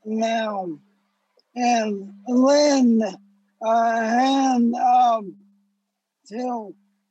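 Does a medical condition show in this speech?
Yes: ALS; diagnosed earlier this summer; speech affected, sped up in editing for intelligibility.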